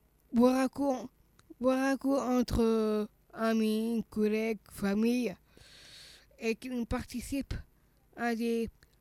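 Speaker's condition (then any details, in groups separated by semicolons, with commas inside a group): Down syndrome (trisomy 21); age 39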